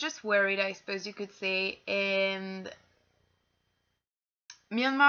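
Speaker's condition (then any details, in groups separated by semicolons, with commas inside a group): No condition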